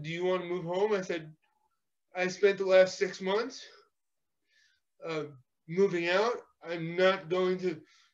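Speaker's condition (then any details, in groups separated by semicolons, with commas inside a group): Cerebral palsy; physical therapy in childhood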